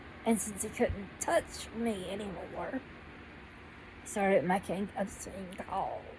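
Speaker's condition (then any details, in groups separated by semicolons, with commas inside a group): Cerebral palsy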